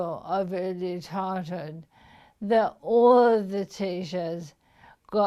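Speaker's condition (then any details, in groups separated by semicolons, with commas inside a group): Motor neuron disease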